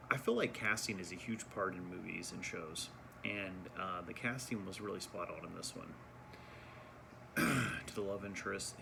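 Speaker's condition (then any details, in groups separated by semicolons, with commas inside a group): No condition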